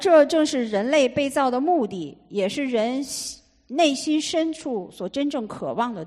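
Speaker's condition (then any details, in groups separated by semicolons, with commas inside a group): No condition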